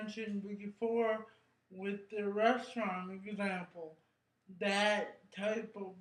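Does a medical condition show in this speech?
Yes: cerebral palsy; brain injury.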